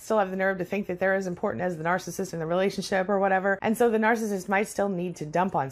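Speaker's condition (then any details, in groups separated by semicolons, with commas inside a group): No condition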